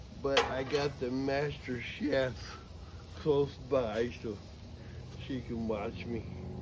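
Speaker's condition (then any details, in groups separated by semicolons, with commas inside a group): Cerebral palsy; drinks with straw, cannot lift cup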